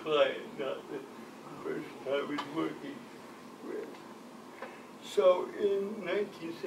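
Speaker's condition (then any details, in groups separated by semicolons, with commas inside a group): Cerebral palsy; from birth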